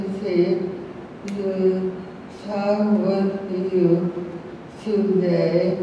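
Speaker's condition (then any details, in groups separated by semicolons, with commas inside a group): ALS; ALS accent, speaks very slowly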